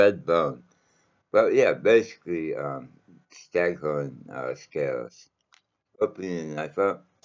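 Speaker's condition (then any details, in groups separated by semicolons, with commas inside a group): Mouth cancer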